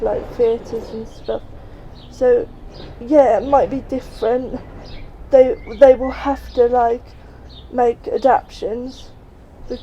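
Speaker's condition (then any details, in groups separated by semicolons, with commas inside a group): Cerebral palsy; affects legs, mild scoliosis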